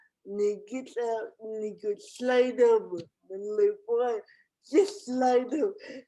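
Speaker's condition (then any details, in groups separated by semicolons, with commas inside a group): Cerebral palsy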